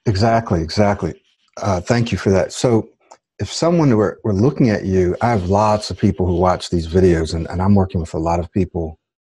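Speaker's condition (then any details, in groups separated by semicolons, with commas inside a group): No condition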